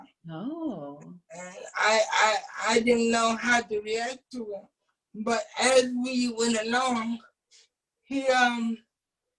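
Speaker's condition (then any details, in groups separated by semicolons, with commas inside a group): Cerebral palsy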